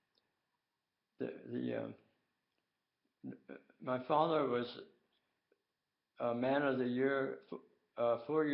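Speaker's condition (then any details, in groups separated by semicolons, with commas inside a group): Tongue cancer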